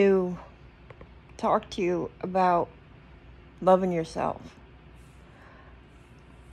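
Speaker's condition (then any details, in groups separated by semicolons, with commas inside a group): Cerebral palsy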